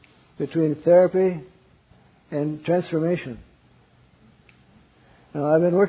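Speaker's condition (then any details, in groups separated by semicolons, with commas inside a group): Parkinson's; wakes up around 3 am, takes cold shower instead of lying awake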